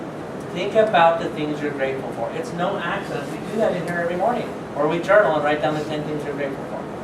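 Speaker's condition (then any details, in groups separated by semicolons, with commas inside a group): No condition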